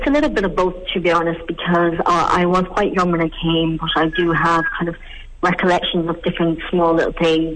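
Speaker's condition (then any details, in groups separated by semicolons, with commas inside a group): Cleft palate; congenital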